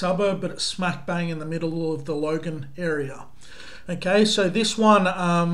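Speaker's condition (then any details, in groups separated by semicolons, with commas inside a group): No condition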